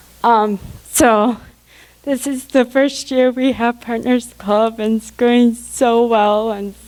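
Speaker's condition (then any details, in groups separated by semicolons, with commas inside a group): Cerebral palsy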